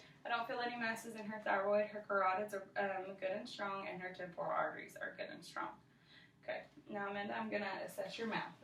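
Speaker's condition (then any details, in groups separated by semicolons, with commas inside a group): No condition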